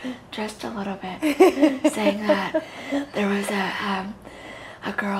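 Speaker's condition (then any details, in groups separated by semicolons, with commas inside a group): Cerebral palsy; very premature birth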